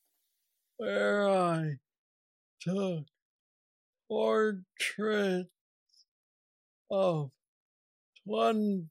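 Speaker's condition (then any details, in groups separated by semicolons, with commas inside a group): Parkinson's disease; still progressing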